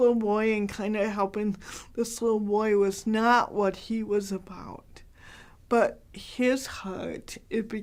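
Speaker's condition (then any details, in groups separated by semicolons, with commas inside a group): Cerebral palsy, mild; hard to understand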